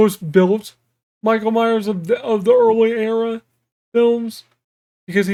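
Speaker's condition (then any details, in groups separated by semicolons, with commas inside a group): Cerebral palsy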